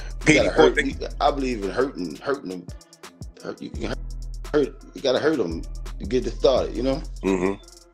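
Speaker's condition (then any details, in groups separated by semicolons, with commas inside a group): No condition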